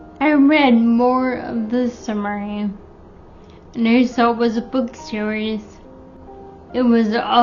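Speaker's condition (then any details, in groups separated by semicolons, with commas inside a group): Friedreich's ataxia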